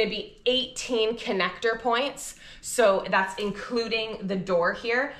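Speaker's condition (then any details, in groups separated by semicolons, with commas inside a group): No condition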